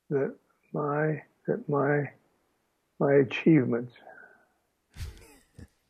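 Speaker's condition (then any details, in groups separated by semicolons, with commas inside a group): Aphasia after stroke; halting speech with pauses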